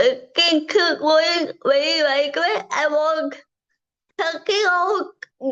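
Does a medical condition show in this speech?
Yes: cerebral palsy; from birth.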